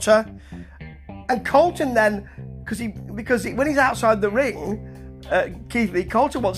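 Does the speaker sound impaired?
No.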